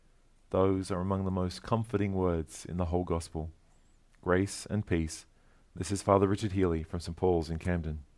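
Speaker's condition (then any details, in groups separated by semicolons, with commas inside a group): No condition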